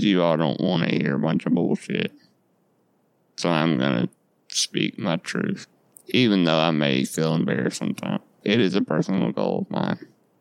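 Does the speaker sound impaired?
Yes: Duchenne muscular dystrophy; lifelong.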